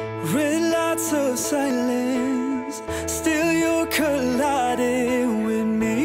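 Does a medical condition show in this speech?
No.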